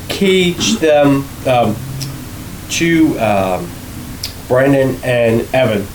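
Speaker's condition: Aphasia after stroke; walks with cane, walking improved over five years; halting single words and short fragments, frequent um fillers, word errors

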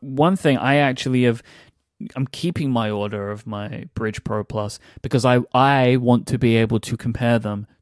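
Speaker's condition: No condition

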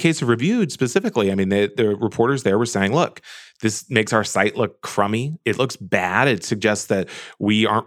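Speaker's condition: No condition

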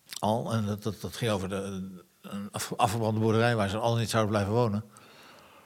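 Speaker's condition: Parkinson's disease; progressive incurable Parkinson's disease, diagnosed years ago, already ill before diagnosis, 50% dementia risk, heading toward invalidity; pain, abdominal pain from constipation, fatigue, unsteady, falls including off bicycle, reading own book aloud beyond strength; speaks with difficulty, half purely Parkinson motor problem, emotional tearfulness partly from disease

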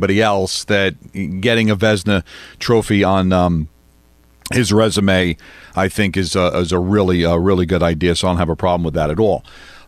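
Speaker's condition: No condition

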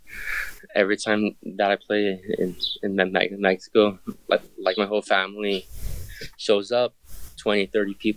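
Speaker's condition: Stuttering; onset at a young age, always a problem growing up; still stutters; repeated sounds, repeated words

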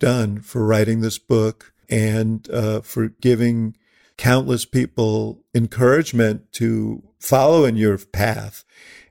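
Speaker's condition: No condition

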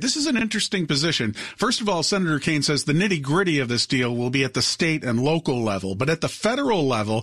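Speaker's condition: No condition

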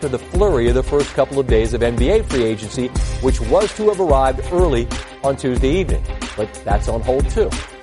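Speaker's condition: No condition

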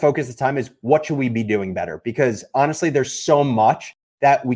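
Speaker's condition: No condition

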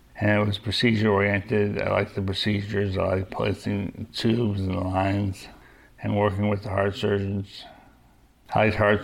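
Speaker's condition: Young onset Parkinson's disease; onset age 38, LRRK2 hereditary form, right hand weakness first, medication 5 years with wearing off, freezing

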